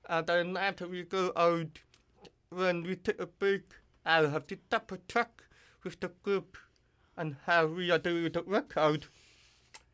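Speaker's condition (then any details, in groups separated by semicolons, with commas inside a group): Hearing loss with cochlear implant; relies on others' volume feedback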